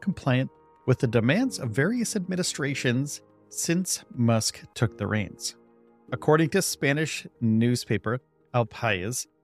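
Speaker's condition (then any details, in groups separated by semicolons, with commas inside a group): No condition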